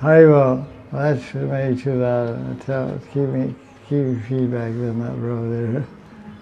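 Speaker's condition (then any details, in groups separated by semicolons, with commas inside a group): Deafness; fluent spoken lecture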